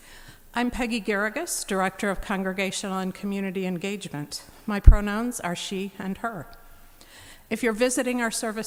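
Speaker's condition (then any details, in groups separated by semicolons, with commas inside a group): No condition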